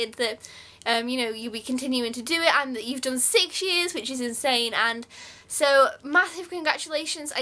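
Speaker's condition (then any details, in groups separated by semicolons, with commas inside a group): No condition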